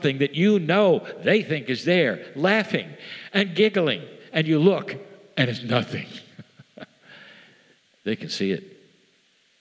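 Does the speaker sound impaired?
No.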